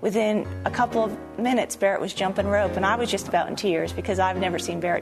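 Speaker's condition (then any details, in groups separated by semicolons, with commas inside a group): No condition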